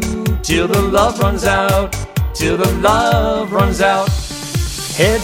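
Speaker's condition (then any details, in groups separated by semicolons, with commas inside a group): No condition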